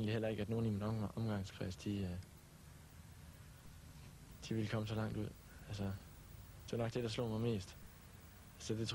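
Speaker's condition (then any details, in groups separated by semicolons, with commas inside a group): No condition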